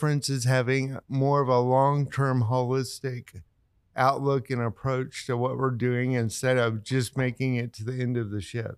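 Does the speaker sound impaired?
Yes: cerebral palsy; pretty able-bodied, gets around pretty well.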